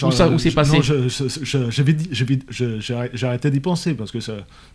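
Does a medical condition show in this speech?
Yes: stuttering; possibly partly from epilepsy, large tongue scar from frequent tongue biting in seizures; concentrates hard to remain intelligible to everyone; here repeated sounds, repeated words.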